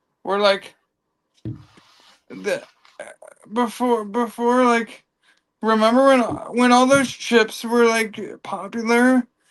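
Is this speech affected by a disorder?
Yes: cerebral palsy; from birth.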